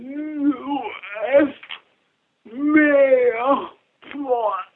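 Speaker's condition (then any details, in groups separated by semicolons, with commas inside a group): Cerebral palsy; speech hard for others to understand, friend Judy interprets and repeats her answers for listeners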